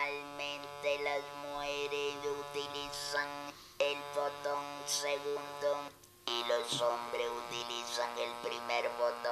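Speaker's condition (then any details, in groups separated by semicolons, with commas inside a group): Total laryngectomy; laryngeal cancer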